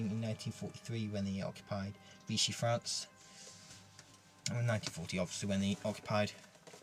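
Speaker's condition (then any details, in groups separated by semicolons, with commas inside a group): No condition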